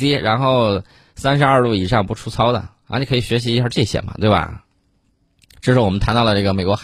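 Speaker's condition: No condition

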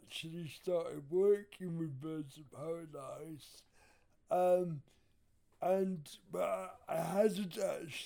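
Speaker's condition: Cerebral palsy; wheelchair user

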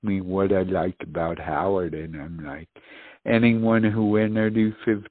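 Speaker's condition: Speech impediment; cannot perform roadside sobriety test

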